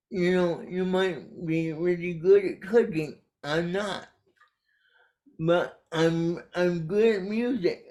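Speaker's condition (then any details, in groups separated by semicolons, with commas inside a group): Cerebral palsy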